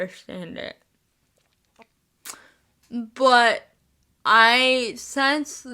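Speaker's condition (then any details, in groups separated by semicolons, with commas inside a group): Spastic cerebral palsy, mixed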